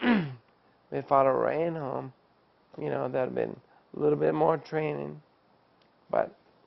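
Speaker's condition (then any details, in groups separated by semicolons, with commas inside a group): ALS; after diagnosis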